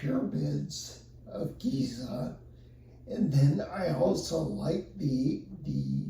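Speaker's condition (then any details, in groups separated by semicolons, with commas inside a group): Spinocerebellar ataxia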